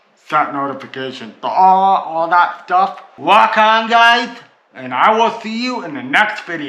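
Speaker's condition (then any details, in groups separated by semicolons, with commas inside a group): Cerebral palsy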